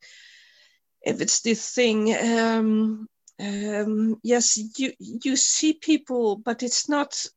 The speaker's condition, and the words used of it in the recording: Stuttering. I don't mind that I stutter, but it is physically tough.